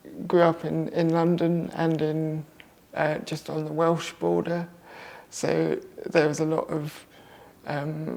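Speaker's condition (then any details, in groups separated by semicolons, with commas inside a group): Cerebral palsy; left-sided muscle tension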